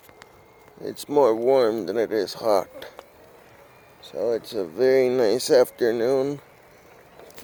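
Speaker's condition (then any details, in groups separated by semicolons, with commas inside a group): Cerebral palsy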